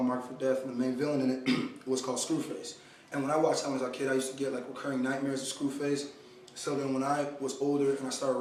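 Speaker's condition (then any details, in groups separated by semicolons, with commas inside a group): No condition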